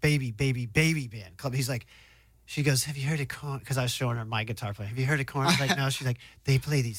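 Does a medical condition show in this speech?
No.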